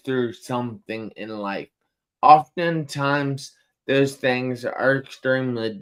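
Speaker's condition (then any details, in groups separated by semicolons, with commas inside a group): Traumatic brain injury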